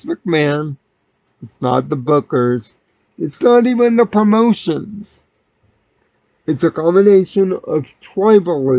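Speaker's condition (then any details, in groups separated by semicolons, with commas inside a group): Cerebral palsy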